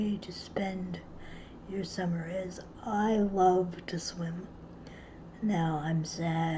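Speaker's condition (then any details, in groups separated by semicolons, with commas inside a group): Cerebral palsy; predominantly physical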